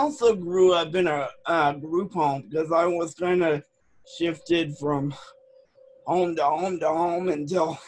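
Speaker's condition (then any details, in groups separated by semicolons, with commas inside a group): Cerebral palsy; present from birth; needs about 95 to 98% physical care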